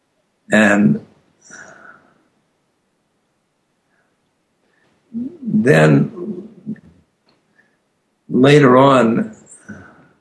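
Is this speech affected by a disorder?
Yes: aphasia after stroke; stroke causing aphasia, previously a highly fluent golden-tongued orator; words come out slowly, long silences, slow to answer, hard to weave complex stories.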